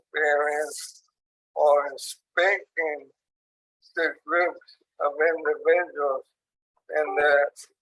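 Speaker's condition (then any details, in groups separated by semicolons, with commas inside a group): ALS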